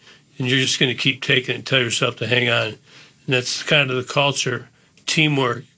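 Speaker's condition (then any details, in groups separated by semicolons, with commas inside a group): Parkinson's disease; neurodegenerative disease, posture and gait changes as Diamondbacks manager, neck and shoulder surgeries before diagnosis; once could not speak on live TV, diagnosed 2 days later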